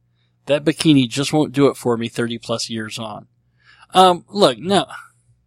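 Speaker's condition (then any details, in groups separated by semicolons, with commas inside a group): Cleft lip and palate; treated as a baby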